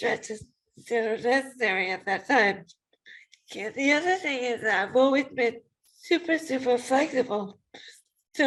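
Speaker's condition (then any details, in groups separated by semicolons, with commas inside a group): ALS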